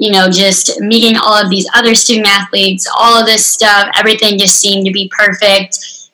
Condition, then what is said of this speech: Cleft palate. Speech came back quicker than my reading and writing skills, just because I wasn't afraid to keep talking and mess up.